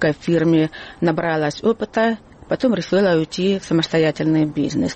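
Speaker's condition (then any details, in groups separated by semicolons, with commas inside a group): Hearing loss, acquired at age 3, hears 20%; hearing lost at age three, medical error over undiagnosed appendicitis, Atikon hearing aids since childhood, learned lip-reading; hears only 20 percent, 80 percent hearing loss; speech preserved thanks to hearing aids but worsened, speaks with accent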